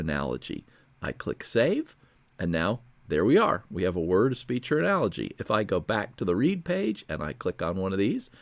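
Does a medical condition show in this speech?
No.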